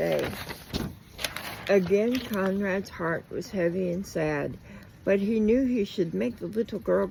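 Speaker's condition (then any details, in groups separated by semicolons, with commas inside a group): Cerebral palsy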